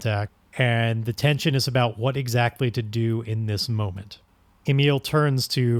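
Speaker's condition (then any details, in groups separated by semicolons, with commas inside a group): No condition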